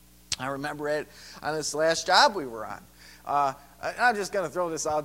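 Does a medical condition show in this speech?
No.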